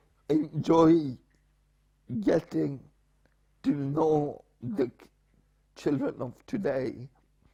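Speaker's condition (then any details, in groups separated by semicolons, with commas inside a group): Spastic paraplegia with essential tremor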